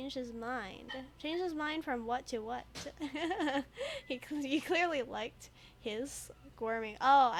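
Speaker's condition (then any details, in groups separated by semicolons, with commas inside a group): No condition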